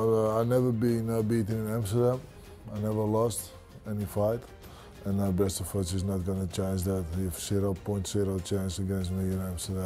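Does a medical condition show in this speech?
No.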